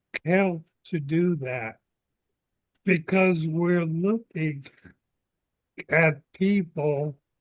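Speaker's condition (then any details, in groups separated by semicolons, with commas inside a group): ALS; seventh year of disease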